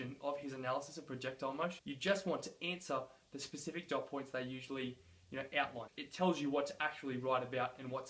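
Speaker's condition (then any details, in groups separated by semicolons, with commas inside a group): No condition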